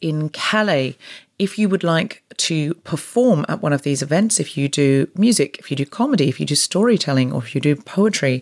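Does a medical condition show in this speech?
No.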